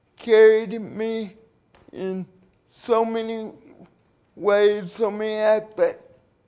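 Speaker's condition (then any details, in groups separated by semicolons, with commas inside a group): Cerebral palsy; 37 years since onset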